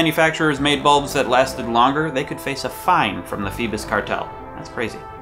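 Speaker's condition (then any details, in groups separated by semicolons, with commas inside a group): No condition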